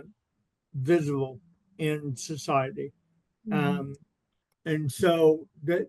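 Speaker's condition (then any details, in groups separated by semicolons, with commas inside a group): Cerebral palsy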